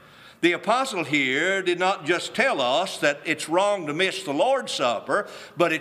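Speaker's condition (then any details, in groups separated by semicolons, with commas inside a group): No condition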